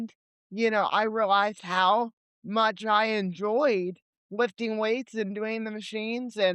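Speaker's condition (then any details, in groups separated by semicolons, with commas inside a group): Cerebral palsy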